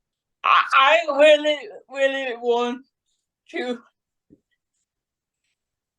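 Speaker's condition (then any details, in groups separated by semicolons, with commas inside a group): Cerebral palsy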